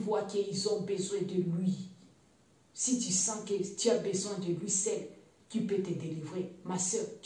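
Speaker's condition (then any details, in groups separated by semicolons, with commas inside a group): No condition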